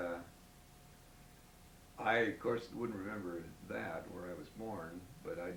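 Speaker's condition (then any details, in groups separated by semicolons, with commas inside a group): No condition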